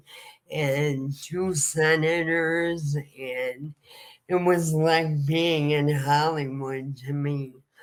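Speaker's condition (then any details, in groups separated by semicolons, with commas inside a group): ALS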